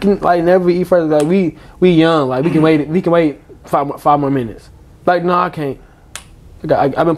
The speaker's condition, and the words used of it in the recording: Stuttering. At a party, so I know I be stuttering and shit, right?